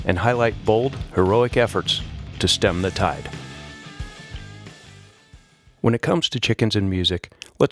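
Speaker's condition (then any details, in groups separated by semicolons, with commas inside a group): No condition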